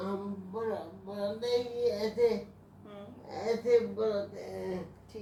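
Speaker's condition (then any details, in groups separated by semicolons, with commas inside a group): Cerebral palsy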